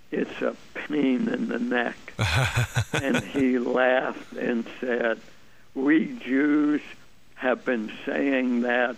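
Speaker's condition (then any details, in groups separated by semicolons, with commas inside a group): ALS; limb onset, muscle twitches and hand weakness at onset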